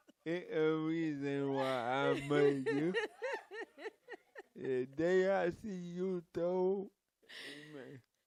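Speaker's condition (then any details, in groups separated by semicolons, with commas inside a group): Cerebral palsy; from birth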